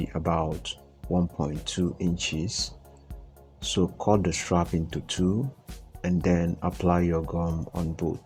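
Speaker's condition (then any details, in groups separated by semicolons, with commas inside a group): No condition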